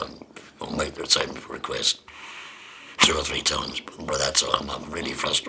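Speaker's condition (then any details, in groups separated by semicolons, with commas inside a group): Total laryngectomy; total laryngectomy, larynx surgically removed; unusual voice, cannot lower voice, understood in quiet settings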